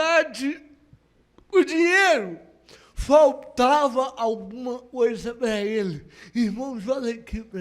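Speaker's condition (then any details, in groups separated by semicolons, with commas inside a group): Cerebral palsy; no speech as child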